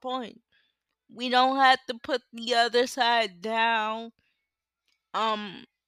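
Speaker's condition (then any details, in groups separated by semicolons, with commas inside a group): Cerebral palsy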